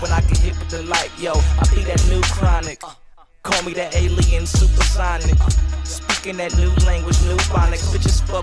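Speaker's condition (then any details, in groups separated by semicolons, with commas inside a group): No condition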